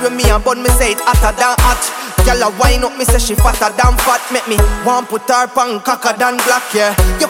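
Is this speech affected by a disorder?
No.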